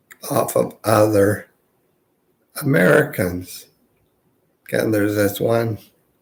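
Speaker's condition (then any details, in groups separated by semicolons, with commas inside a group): Multiple sclerosis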